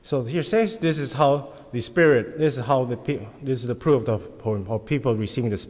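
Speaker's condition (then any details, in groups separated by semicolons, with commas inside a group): No condition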